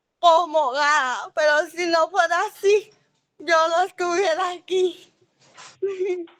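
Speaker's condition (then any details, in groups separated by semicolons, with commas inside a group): Cerebral palsy; from birth, birth complications, legs and arms affected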